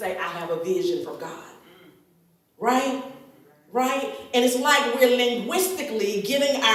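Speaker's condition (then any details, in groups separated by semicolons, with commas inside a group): No condition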